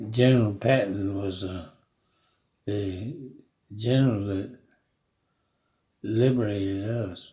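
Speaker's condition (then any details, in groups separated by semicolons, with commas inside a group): Parkinson's; about 5 years since onset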